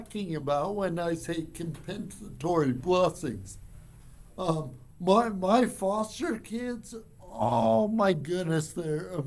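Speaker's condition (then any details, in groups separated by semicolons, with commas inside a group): Cerebral palsy; from birth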